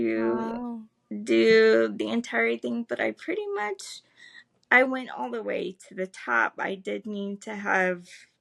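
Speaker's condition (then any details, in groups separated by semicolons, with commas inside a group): Cerebral palsy; spastic legs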